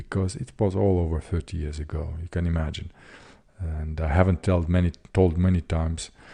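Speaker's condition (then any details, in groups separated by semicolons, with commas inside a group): No condition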